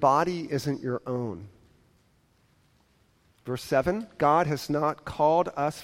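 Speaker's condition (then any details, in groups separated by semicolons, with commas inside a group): No condition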